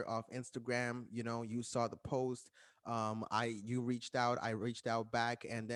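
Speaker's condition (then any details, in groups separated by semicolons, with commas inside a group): No condition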